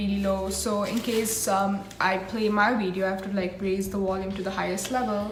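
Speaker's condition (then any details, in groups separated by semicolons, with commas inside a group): No condition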